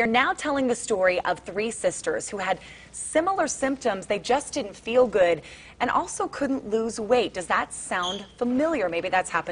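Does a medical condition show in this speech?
No.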